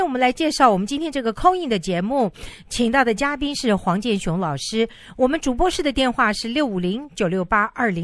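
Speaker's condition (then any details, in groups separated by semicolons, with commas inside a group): No condition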